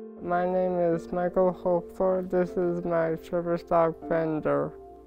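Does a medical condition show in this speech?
Yes: dystonia; affects walking and grasping, service dog.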